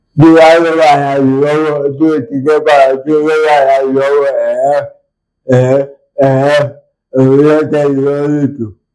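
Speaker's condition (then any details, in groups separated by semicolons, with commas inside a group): Cerebral palsy; from birth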